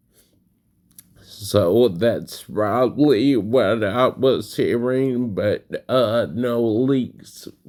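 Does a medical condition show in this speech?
Yes: cerebellar degeneration and ataxia.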